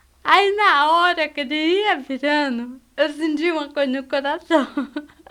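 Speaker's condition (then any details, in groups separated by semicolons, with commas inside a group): Cerebral palsy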